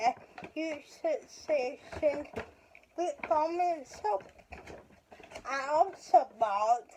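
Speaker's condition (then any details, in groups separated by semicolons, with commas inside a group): Cerebral palsy; speech affected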